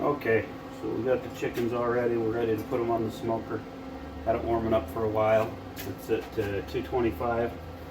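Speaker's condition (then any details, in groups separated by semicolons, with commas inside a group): No condition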